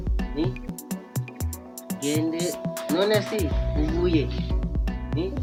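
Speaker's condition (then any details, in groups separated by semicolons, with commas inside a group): No condition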